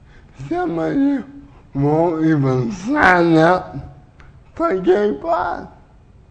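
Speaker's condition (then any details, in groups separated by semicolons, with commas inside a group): Cerebral palsy; uses wheelchair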